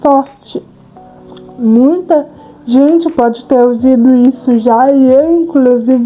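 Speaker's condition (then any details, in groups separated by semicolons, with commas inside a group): Cerebral palsy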